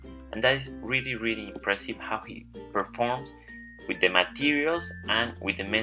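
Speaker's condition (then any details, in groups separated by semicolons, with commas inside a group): No condition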